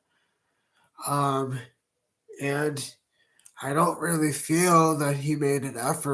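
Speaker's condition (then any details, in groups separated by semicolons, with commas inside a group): Cerebral palsy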